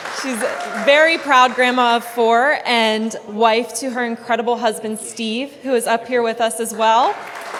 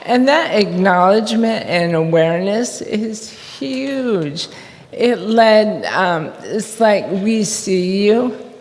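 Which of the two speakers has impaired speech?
The second: ALS; onset in feet, then hands and body; seventh year since diagnosis, uses wheelchair.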